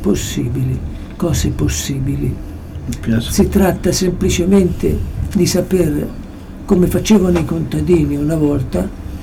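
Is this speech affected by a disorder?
Yes: Parkinson's disease; approaching final stage.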